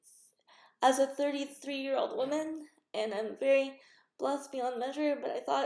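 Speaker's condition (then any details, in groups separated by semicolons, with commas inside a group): Cerebral palsy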